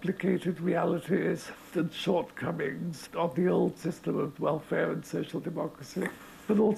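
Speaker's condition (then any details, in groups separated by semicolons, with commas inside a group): Motor neurone disease; terminal, progressive motor neurone disease, body capacities steadily shrinking; speaking through air contraption enabling breathing, still able to talk, interviewed down the line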